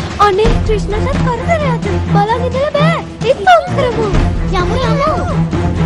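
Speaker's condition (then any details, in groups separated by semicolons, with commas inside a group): No condition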